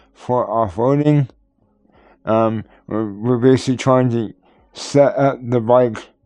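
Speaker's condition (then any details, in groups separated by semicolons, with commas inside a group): Cerebral palsy; tends to mess up words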